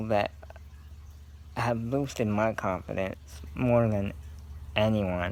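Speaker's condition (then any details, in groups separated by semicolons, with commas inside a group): Cerebral palsy; scoliosis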